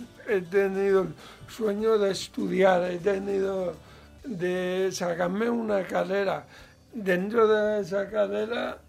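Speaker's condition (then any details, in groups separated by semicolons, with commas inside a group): Cerebral palsy, mild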